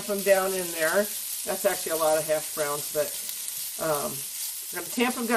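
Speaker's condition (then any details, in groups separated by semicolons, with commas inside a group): No condition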